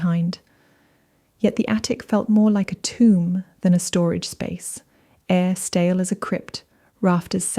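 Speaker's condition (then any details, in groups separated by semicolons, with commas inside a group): No condition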